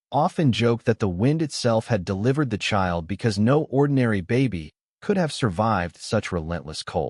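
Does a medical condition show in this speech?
No.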